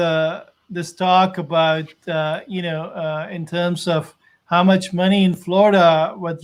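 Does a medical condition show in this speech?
No.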